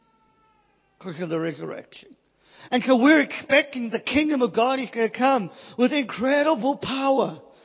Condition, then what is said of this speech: Cleft palate. I hate the sound of my voice.